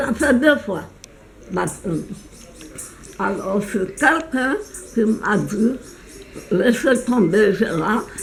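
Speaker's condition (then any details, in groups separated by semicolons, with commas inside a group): Meige syndrome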